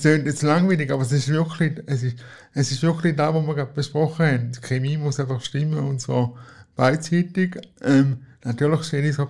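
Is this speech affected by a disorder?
Yes: cerebral palsy; from birth, physical not cognitive, wheelchair user, needs daily help, IV assistance model nearly 10 years.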